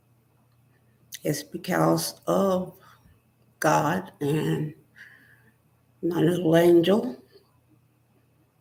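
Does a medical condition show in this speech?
Yes: spinal neurosarcoidosis.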